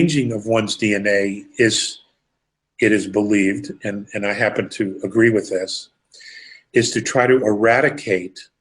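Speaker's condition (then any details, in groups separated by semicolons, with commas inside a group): No condition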